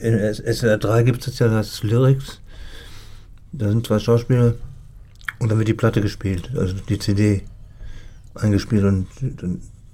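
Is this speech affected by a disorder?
Yes: Parkinson's disease; symptoms initially ignored, brainstem and movement affected, fine motor decline, shrinking handwriting; says speech, cognition and memory not affected by Parkinson.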